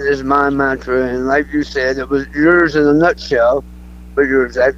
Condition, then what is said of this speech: Throat cancer. I'm alive and well, but my speech is not the best.